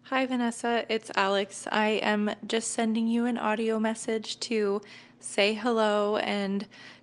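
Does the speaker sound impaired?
No.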